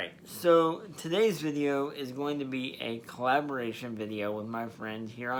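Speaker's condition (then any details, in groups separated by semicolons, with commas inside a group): Spastic diplegia cerebral palsy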